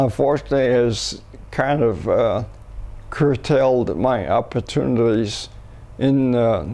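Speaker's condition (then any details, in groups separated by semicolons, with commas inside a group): Multiple system atrophy; Multiple System Atrophy, initially diagnosed cerebellar ataxia, affects walking, balance; aged 67, progressing, ataxia worsening, after cord blood stem cells; declined over last year, markedly worse last three months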